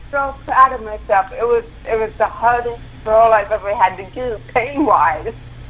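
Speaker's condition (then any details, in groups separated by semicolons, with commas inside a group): Cerebral palsy; involuntary movements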